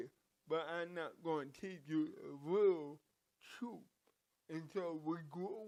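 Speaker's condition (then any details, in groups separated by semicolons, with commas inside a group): Cerebral palsy; from birth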